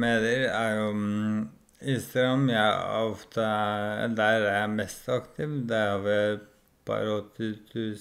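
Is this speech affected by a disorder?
Yes: ALS.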